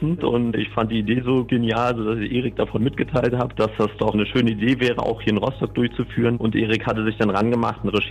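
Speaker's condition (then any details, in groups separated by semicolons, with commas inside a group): No condition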